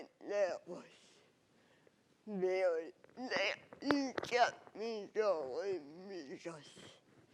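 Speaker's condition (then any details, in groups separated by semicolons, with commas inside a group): Cerebral palsy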